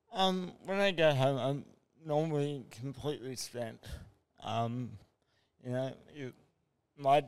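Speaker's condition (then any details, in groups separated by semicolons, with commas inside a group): Spastic cerebral palsy; spastic type from birth, 37 minutes without breath, brain damage, tight muscles, involuntary movements, poor balance; adult, constant pain, major fatigue, 200-300% extra energy use, slow writing and typing, sought therapy; predicted never to walk or talk, prediction proved wrong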